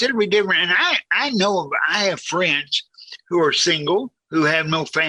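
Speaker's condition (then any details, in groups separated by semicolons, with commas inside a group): Cerebral palsy, severe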